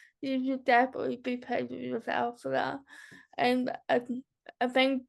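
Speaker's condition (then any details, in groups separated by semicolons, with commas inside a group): Cerebral palsy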